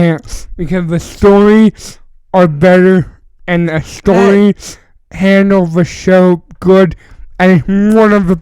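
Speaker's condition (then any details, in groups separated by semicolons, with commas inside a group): Cerebral palsy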